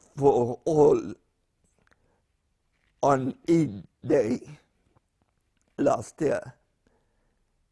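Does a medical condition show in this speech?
Yes: spastic paraplegia with essential tremor.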